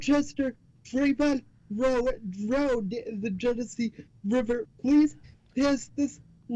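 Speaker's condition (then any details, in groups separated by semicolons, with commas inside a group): Cerebral palsy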